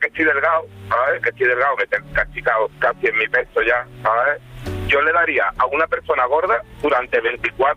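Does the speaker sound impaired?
No.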